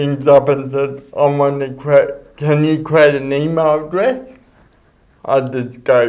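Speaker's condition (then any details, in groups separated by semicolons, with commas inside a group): Cerebral palsy; speech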